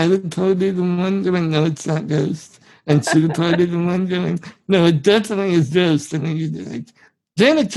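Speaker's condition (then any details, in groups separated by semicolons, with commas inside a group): Spinal muscular atrophy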